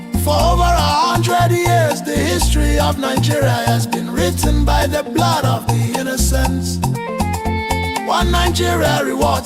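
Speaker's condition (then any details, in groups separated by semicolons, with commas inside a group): No condition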